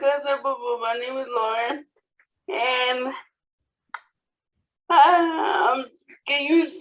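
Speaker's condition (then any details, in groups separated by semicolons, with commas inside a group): Cerebral palsy; limited hand use, works on self-feeding; speech therapy since childhood, gets out of breath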